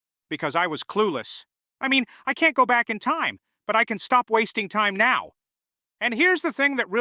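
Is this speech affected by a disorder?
No.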